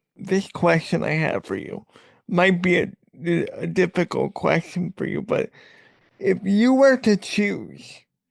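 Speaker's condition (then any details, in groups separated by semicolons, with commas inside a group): Cerebral palsy; voice sometimes sounds childlike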